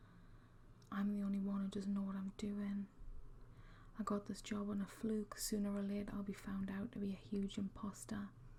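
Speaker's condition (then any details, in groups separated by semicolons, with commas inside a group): No condition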